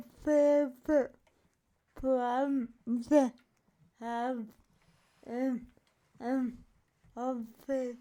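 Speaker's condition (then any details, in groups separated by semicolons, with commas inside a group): Cerebral palsy; from birth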